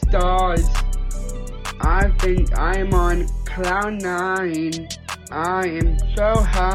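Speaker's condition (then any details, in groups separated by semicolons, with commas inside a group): Down syndrome; age 20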